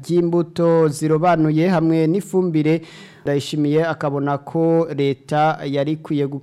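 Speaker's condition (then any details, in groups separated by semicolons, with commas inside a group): No condition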